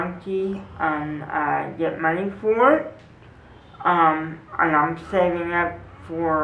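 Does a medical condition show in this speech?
Yes: cerebral palsy; acquired after stroke during illness, not congenital.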